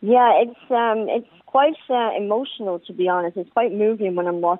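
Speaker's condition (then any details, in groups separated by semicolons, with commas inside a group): Cleft palate; affected walking and eating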